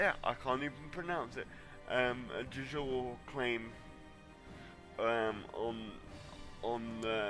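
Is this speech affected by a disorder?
Yes: cerebral palsy.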